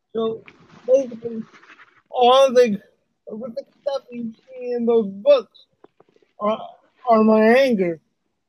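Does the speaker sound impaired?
Yes: cerebral palsy; lifelong wheelchair use, types with one right index finger; speech too slow to keep pace with thoughts.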